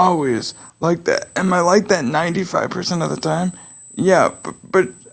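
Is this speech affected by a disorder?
Yes: cerebral palsy; able to speak.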